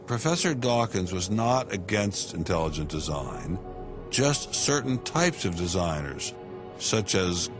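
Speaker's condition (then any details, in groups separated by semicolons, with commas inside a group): No condition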